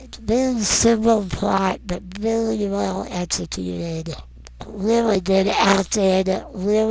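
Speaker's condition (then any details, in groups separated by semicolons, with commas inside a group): Non-progressive muscular dystrophy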